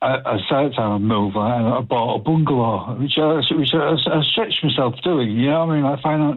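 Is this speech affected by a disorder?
Yes: Parkinson's disease; DBS implant, DBS surgery couple of years ago, worsening over last 18 months; symptoms much better since surgery, frequent falls, very poor balance, repeated hospital visits after falls.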